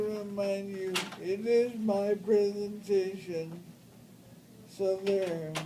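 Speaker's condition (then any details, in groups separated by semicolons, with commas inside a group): Brain injury; traumatic brain injury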